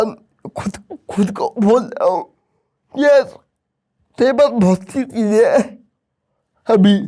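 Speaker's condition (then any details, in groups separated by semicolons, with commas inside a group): Cerebral palsy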